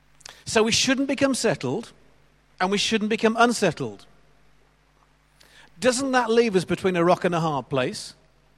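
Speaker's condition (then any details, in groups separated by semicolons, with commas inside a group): No condition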